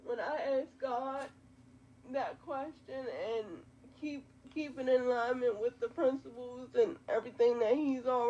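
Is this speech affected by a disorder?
Yes: quadriplegic cerebral palsy.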